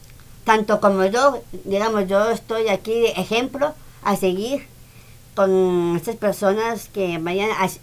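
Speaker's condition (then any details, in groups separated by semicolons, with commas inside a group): Down syndrome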